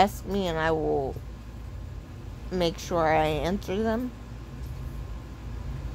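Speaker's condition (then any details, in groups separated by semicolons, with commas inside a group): Cerebral palsy; from birth, multiple surgeries; cannot walk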